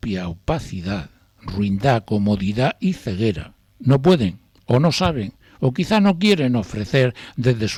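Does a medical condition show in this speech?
No.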